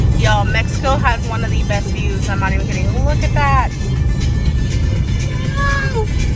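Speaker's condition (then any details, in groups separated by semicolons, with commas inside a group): No condition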